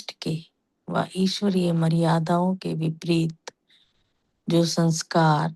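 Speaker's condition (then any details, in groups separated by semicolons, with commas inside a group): No condition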